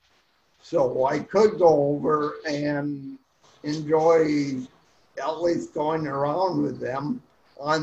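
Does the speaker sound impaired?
Yes: ataxic cerebral palsy; from birth, maternal rubella (German measles), back part of brain affected, wide-based gait, childhood short leg braces, weighted shoes; speech affected, about five years childhood speech therapy at crippled children's school, hopes speech sounds better now.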